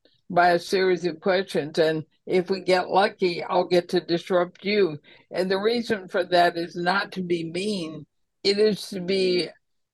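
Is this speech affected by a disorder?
Yes: ALS; host says slur not noticeable.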